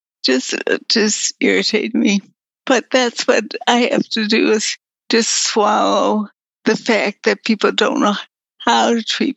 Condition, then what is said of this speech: Multiple sclerosis. My latest episode, I like to think of it as my current journey or my episode, is lack of voice.